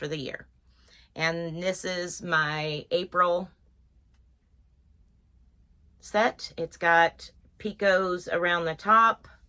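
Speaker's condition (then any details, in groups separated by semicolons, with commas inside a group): No condition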